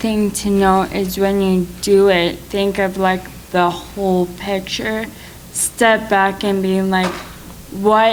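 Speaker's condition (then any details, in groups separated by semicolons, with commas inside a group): Cerebral palsy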